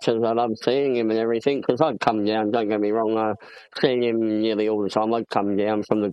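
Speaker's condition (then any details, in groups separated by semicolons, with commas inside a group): Cleft palate; congenital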